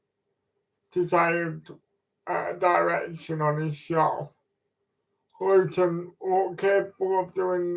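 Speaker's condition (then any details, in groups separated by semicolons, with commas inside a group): Cerebral palsy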